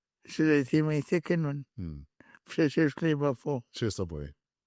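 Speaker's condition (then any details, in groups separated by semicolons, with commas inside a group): Cerebral palsy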